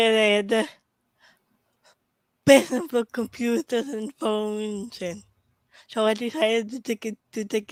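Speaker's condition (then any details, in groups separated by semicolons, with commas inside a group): Cerebral palsy; speech often hard to understand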